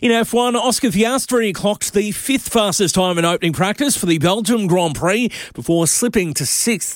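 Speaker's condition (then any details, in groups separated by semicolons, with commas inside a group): No condition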